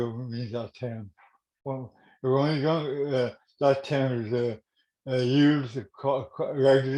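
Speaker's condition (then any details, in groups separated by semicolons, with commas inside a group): Cerebral palsy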